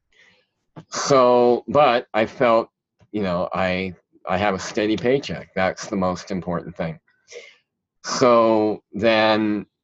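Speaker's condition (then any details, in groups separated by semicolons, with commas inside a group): Cleft palate; present since childhood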